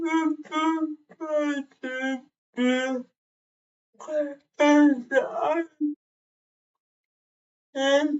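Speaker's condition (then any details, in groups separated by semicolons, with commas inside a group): Cerebral palsy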